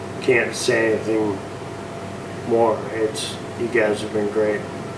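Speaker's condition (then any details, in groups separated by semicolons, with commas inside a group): ALS; legs affected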